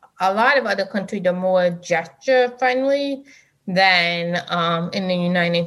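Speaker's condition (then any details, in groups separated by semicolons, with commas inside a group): Deafness; wears hearing aid, uses speech-transcription app, uses sign language; elevates voice when not wearing hearing aid, cannot hear own voice, goes by feel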